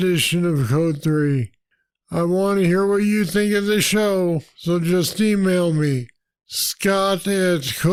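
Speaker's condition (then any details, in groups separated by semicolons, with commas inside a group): Parkinson's disease; deep brain stimulators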